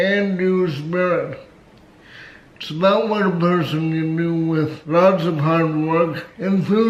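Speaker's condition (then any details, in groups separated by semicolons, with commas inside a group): Cerebral palsy, severe; spastic type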